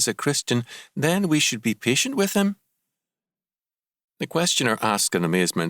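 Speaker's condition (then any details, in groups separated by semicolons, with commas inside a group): No condition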